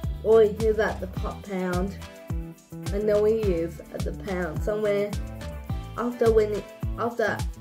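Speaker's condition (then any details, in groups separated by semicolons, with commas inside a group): Cerebral palsy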